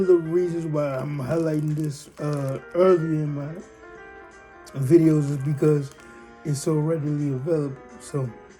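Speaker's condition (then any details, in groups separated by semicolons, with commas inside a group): Cerebral palsy, spastic diplegia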